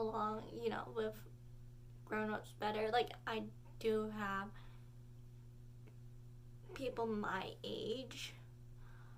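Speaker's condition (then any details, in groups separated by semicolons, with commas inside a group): Cerebral palsy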